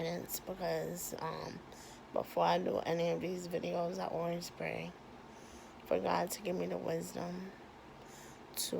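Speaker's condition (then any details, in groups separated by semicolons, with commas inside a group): Cerebral palsy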